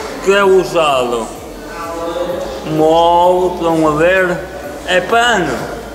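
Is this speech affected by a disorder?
Yes: cerebral palsy.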